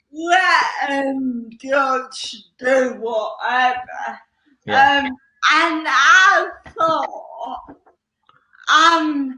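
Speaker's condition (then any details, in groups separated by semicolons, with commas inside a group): Cerebral palsy; slow speech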